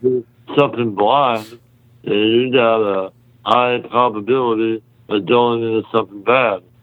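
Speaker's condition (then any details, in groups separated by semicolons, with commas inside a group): Muscular dystrophy; congenital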